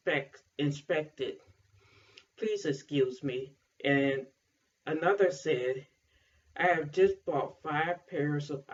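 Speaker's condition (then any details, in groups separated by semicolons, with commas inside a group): No condition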